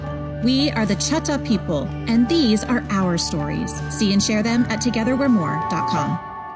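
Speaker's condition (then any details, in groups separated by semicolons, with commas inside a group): No condition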